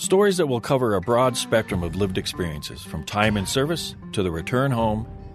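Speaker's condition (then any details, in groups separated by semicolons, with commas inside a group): No condition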